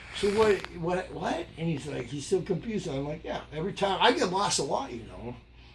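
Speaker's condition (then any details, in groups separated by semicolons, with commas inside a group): No condition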